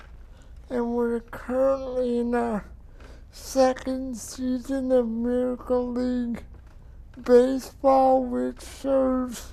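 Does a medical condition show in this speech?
Yes: cerebral palsy.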